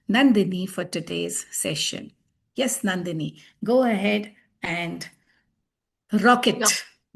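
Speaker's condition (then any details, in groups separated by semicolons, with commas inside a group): No condition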